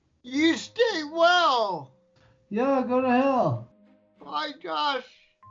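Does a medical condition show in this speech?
Yes: cerebral palsy.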